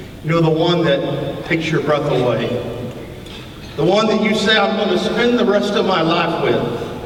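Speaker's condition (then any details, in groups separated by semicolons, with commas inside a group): No condition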